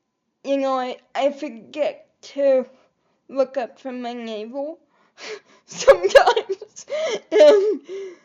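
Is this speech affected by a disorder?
Yes: cerebral palsy; able to articulate and speak.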